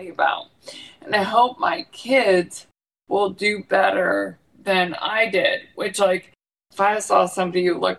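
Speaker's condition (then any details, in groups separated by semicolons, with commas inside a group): ALS; young onset, diagnosed in 30s, spinal surgery before diagnosis without improvement; progressing physically; uses a voice amplifier when talking, host hears her fine without it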